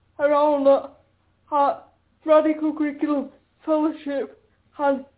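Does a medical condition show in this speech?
Yes: quadriplegic cerebral palsy; uses a wheelchair, left hand largely useless, concentration issues.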